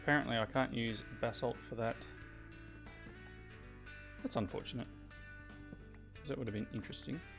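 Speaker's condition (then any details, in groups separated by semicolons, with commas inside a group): No condition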